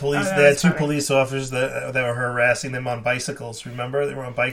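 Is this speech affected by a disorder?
No.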